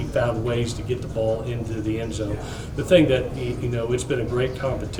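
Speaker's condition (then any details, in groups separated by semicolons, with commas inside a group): No condition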